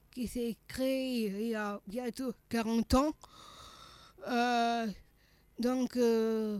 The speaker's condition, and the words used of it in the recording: Down syndrome. Ça arrive qu'on a des problèmes de déglutition et des problèmes de lenteur.